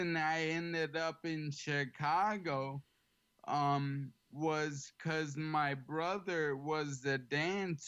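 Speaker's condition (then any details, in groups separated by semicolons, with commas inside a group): ALS; slightly slurred, has to slow down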